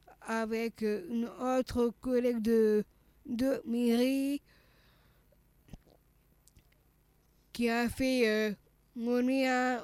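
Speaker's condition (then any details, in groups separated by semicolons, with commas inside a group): Down syndrome (trisomy 21); childhood speech therapy to tone tongue, swallowing problems, slowness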